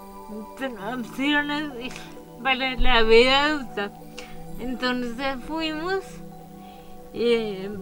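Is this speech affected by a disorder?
Yes: cerebral palsy; cerebral palsy from birth complications, special programs in Leticia alternating with school in childhood.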